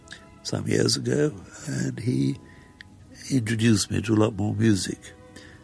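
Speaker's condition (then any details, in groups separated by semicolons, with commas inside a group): Muscular dystrophy; progressive, wheelchair user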